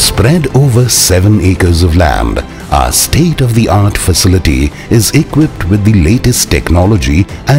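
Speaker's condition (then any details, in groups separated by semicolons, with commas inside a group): No condition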